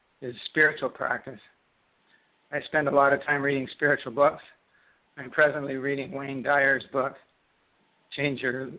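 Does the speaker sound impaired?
Yes: Parkinson's disease; left-sided onset.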